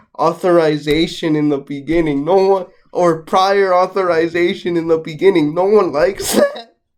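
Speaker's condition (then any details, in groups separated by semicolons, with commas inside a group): Cerebral palsy, mixed, mild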